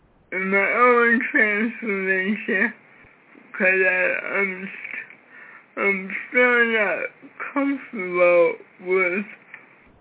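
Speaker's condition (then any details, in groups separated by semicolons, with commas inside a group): Cerebral palsy, severe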